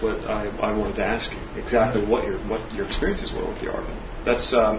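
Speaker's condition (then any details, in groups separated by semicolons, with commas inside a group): No condition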